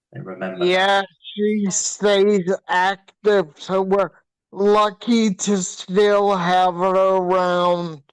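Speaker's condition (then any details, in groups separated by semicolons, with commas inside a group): Hydrocephalus with shunt failure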